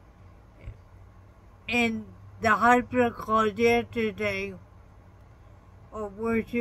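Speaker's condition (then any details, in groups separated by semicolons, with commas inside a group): Traumatic brain injury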